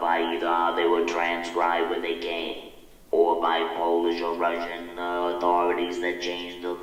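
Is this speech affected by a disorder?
Yes: laryngectomy; voice tires easily.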